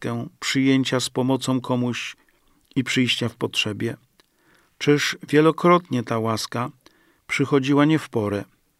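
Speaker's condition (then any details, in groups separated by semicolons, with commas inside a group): No condition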